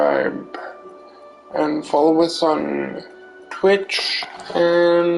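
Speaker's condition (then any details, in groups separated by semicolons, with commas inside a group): Cerebral palsy; affects limbs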